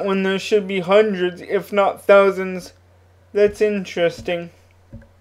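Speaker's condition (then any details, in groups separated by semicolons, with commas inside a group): Cerebral palsy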